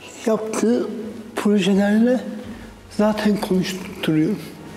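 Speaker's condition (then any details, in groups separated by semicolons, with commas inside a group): Dystonic cerebral palsy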